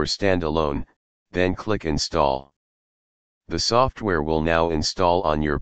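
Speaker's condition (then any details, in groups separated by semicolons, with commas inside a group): No condition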